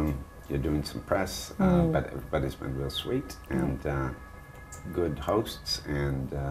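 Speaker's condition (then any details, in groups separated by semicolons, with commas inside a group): No condition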